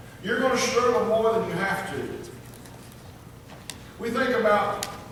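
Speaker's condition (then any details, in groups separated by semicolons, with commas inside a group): No condition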